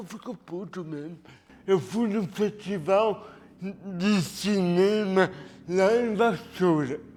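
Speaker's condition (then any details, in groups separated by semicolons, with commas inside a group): Cerebral palsy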